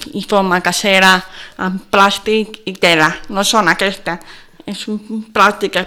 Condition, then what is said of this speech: Deafness. Doncs queda clar, però jo crec que l'entendrem perfectament.